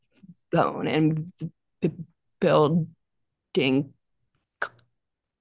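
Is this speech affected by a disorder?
Yes: stuttering; stutter since childhood, more severe when younger, quiet child avoiding speaking, NSA workshop in Fort Lauderdale; still stutters, no problems communicating at work, growing confidence; more comfortable the more people spoken to, sound repetitions; here prolonged sounds, blocks.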